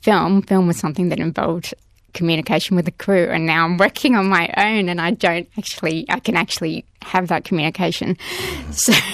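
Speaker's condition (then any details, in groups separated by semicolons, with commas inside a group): Profound deafness, progressive hearing loss, cochlear implants; born with moderate hearing loss about 30-40%, detected at three, total loss in 20s, bilateral cochlear implants; second implant last year after first, rehabilitation with surgeon, understands speech well even in noise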